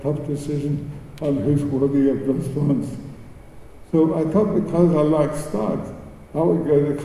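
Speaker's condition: Cerebral palsy; speech

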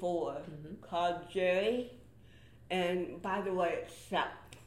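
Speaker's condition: Cerebral palsy, athetoid

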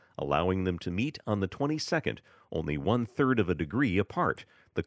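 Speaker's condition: No condition

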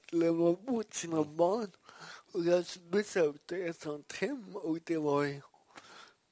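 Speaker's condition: Cerebral palsy; poor balance, legs move involuntarily, struggled with self-care as a child; great difficulty saying some words such as stockholm, much improved through practice

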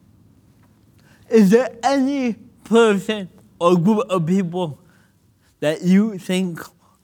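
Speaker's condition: Cerebral palsy; motor deficits

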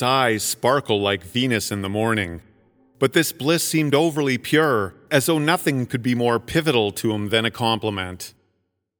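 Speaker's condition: No condition

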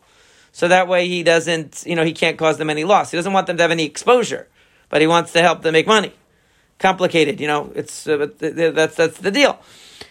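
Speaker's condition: No condition

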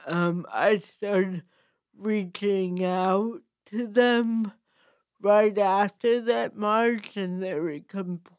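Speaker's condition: Cerebral palsy with speech impediment

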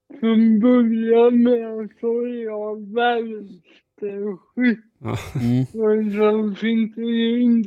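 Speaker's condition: Cerebral palsy, mild

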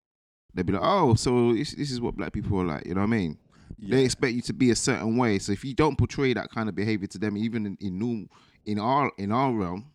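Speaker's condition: No condition

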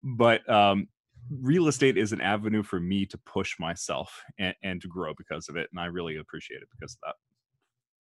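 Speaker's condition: No condition

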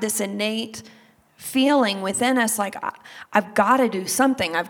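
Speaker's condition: No condition

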